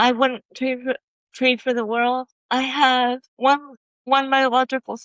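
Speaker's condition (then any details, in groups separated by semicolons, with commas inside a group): Cerebral palsy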